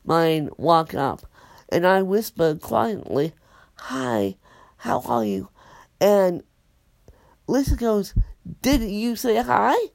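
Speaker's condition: Cerebral palsy; unable to cook

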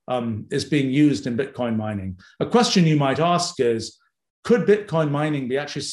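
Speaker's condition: No condition

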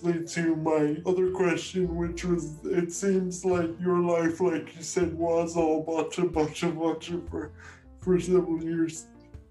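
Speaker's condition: Cerebral palsy; spastic quadriplegic type

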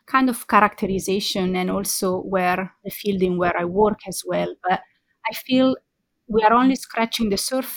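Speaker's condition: No condition

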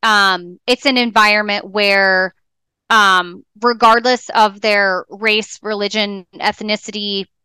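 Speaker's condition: No condition

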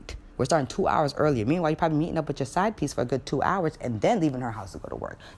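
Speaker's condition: No condition

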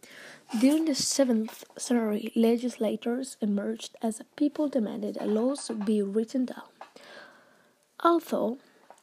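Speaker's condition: No condition

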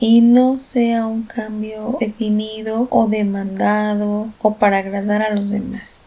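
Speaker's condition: No condition

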